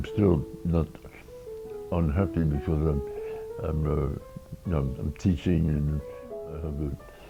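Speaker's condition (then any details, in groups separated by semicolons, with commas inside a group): Dystonia affecting eyelids, blepharospasm; oromandibular Meige form, face, mouth and eyelid muscles; eyelids currently severe, Botox temporary relief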